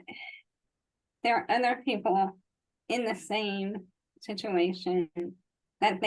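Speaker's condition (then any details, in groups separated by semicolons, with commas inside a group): ALS; slow progressing form; 15 years since onset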